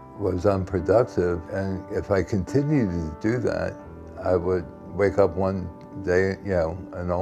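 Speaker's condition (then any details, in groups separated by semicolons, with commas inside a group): Tardive dyskinesia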